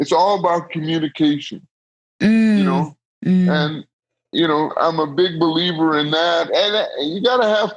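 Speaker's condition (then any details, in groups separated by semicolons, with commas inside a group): Cerebral palsy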